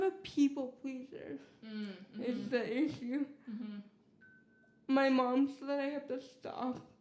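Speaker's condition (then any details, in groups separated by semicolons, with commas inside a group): Cerebral palsy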